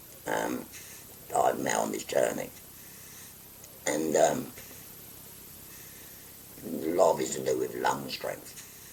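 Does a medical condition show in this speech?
Yes: laryngectomy; total laryngectomy.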